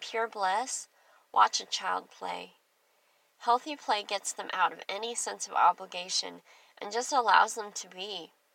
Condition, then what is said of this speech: Cleft palate. I'm grateful for my clear speech.